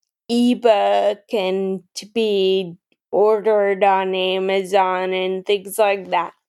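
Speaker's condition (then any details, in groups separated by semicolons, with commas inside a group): Friedreich's ataxia; rare progressive, initially mild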